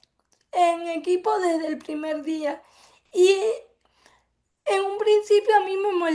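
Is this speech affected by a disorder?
Yes: cerebral palsy; from birth; affects speech.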